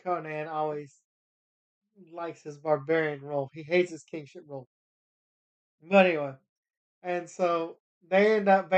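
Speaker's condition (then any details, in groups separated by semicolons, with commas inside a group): No condition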